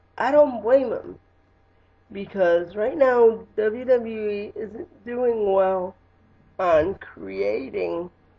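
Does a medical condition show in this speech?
Yes: cerebral palsy; lifelong, wheelchair user.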